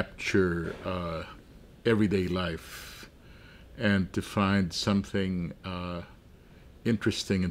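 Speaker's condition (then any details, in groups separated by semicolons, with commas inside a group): No condition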